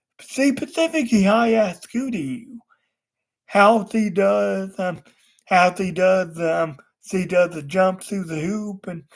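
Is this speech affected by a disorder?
Yes: cerebral palsy.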